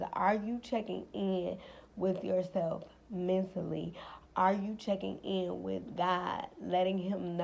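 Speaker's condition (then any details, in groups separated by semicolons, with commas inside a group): Cerebral palsy, spastic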